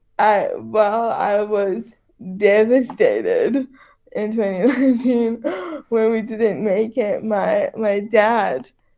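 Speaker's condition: Cerebral palsy; wheelchair user, quadriplegic

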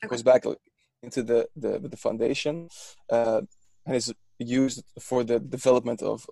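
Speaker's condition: Stuttering; stuttering during recording; own stuttering noted by speaker during conversation; repeated words, blocks

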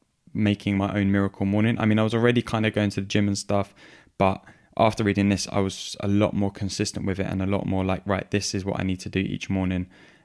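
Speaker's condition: No condition

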